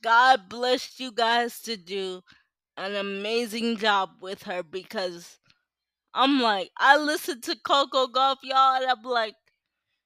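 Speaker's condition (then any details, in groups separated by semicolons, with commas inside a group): Cerebral palsy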